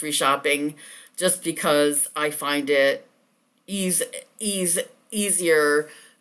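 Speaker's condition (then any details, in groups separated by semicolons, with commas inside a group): Stuttering; formerly covert, now mostly overt for years; stuttering more after six months of social isolation, on phone and Zoom video calls; more blocking than usual, mouth open with no sound during blocks; repeated sounds, prolonged sounds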